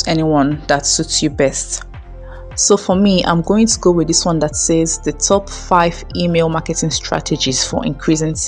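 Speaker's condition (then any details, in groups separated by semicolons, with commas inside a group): No condition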